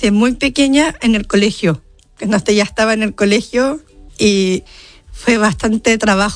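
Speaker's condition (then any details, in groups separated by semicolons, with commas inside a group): Down syndrome; diagnosed before birth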